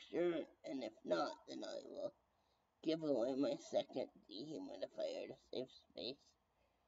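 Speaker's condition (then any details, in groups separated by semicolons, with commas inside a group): Brain injury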